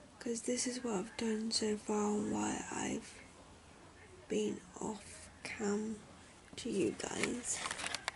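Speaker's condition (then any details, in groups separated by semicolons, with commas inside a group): Cerebral palsy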